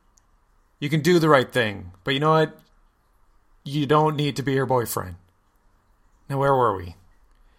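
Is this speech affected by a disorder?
No.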